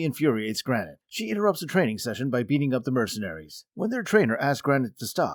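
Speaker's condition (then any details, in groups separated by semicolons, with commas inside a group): No condition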